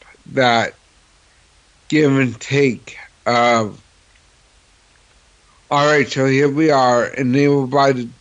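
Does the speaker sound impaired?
Yes: cerebral palsy; cerebral palsy known since childhood.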